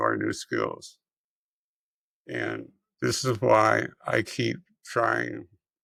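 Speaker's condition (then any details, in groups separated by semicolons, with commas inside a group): Multiple system atrophy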